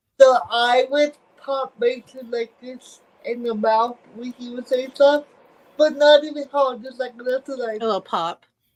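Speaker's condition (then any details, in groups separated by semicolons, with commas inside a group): Cerebral palsy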